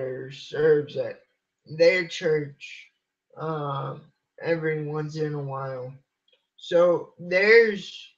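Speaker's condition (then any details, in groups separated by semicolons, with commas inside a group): Cerebral palsy; from birth, uses wheelchair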